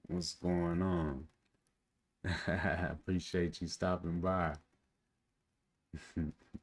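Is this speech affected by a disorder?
No.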